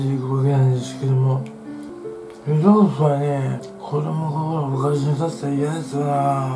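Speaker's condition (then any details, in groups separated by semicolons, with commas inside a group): Tongue cancer, partial glossectomy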